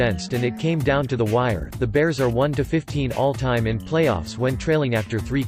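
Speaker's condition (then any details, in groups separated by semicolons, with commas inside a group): No condition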